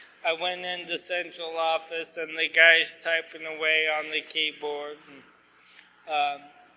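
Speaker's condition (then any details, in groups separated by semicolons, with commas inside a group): ALS; asked to talk slower, clearer, losing voice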